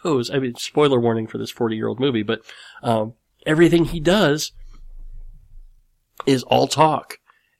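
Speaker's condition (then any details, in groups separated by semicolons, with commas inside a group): Cleft lip and palate; nose still slightly crooked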